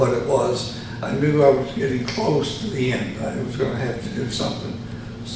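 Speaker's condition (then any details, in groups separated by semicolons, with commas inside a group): Tongue cancer surgery; both sides of tongue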